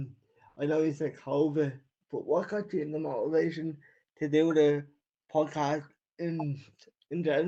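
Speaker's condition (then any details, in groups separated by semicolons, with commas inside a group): Cerebral palsy; wheelchair user since childhood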